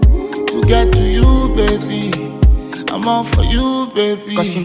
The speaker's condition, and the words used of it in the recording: No condition.